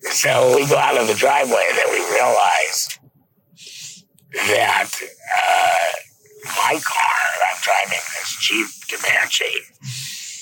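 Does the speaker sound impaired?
Yes: laryngectomy; no vocal cords, 6.5 days intensive care, 32 days in hospital without food or water; esophageal speech, presses on neck daily to talk, rattles esophagus like vocal cords.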